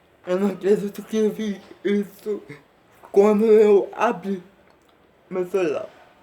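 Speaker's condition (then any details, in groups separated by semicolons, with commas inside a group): Cerebral palsy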